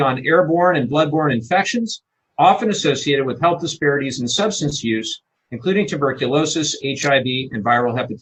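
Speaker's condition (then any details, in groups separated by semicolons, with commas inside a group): No condition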